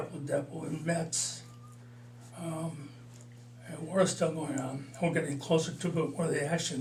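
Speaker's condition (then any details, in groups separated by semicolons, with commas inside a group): Parkinson's disease, mild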